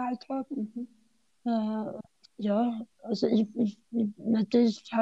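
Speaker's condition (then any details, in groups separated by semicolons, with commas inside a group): Tongue cancer surgery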